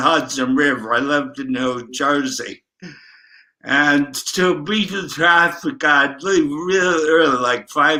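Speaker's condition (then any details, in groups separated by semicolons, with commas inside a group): Traumatic brain injury; AVM hemorrhage at 57, three brain surgeries, right side affected; ataxia right arm and leg, right leg weaker; tongue affected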